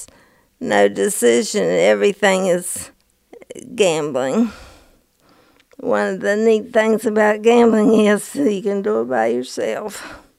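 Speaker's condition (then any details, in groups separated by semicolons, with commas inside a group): Parkinson's disease; onset in early 50s, full body tremor with fall, Requip for 7 to 8 years; off Requip, tremors a lot worse, trouble walking, recently got cane, uses walker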